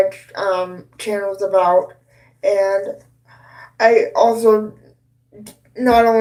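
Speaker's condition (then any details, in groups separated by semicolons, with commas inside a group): Cerebral palsy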